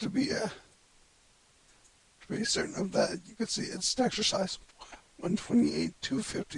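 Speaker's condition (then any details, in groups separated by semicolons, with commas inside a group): Cerebellar ataxia from brain tumour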